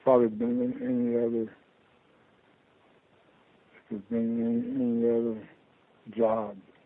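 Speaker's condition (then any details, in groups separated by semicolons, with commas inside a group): Parkinson's disease; diagnosed about two years ago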